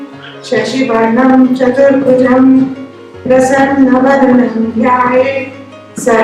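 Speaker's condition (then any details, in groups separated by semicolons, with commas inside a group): No condition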